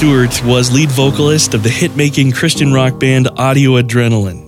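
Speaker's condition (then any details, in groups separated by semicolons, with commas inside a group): No condition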